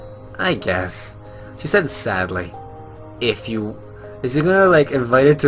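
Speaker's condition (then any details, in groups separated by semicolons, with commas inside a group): No condition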